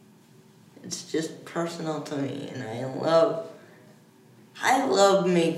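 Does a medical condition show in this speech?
Yes: cerebral palsy; diagnosed around 40 months, ongoing hippotherapy, therapy at children's rehabilitation institute (CRIT); age 12, almost 13, uses wheelchair.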